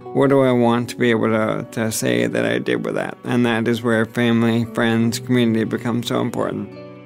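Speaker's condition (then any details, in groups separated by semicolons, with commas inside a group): ALS; onset age 36, first symptom weak left hand cramping with pen, shaking hands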